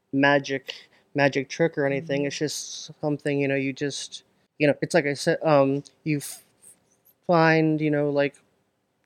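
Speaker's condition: Stuttering; stuttering since at least school age; repeated words, prolonged sounds

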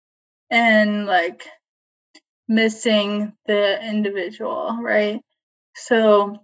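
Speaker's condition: ALS, limb onset; diagnosed at age 25, onset in arms and legs, not bulbar onset; voice tires and gets close to being lost while talking

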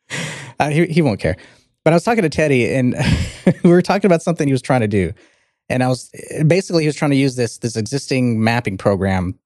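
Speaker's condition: No condition

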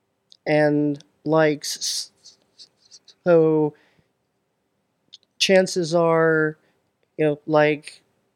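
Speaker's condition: Stuttering; long-standing stutter, present through school years; prolonged sounds, blocks

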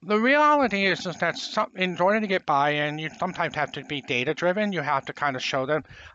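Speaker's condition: Profound hearing loss, congenital; late language development

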